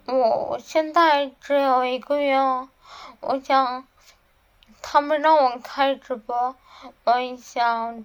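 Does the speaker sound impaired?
Yes: cerebellar atrophy, hereditary; untreatable.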